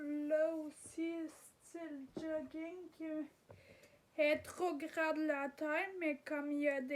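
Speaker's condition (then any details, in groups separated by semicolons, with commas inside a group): Ataxia; degenerative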